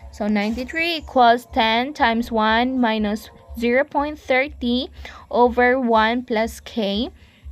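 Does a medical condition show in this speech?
No.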